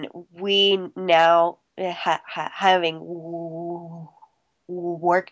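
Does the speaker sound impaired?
Yes: stuttering; covert since childhood, immediate onset soon after starting to talk, school therapy from kindergarten, private therapist; recovering covert, still stutters, American Institute for Stuttering 3-week intensive program, fluency shaping techniques; formerly word switching and avoiding, held back stutters, pushed words out, appeared out of breath; here repeated sounds, prolonged sounds, blocks.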